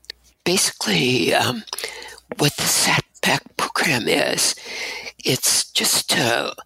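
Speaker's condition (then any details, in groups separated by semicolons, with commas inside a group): Abductor spasmodic dysphonia; voice lost shouting over rock music, diagnosed Fresno State, two damaging surgeries, last 12 years ago; significant vocal tremor since last surgery, breathiness from vocal folds opening involuntarily; staccato speaking style, shaky tremor when syllables lengthened, voice worse during university years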